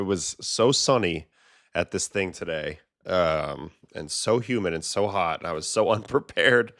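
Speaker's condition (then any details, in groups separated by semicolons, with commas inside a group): No condition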